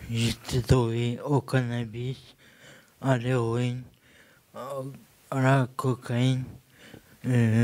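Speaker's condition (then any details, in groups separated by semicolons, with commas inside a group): Acquired brain injury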